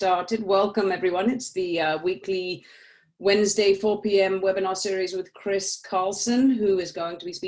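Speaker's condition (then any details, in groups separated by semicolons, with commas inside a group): No condition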